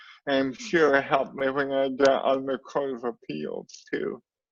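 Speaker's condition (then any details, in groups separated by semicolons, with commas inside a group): Cerebral palsy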